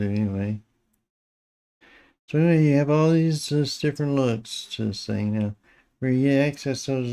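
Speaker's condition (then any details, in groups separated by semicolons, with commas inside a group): Parkinson's disease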